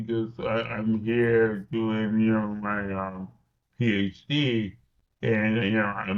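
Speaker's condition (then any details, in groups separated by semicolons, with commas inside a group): Cerebral palsy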